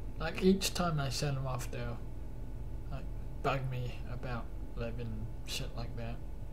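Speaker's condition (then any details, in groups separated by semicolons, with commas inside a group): Cerebral palsy; cannot stand beyond 10 minutes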